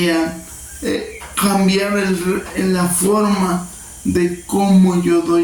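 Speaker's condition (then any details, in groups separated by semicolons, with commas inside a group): Cerebral palsy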